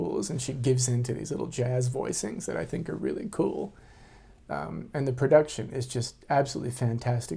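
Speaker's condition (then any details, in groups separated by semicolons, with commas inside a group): No condition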